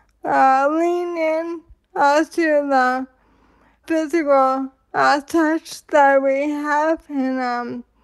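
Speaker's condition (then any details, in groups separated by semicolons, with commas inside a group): ALS; slurred speech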